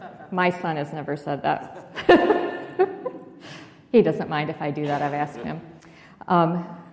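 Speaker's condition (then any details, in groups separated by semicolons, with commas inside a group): No condition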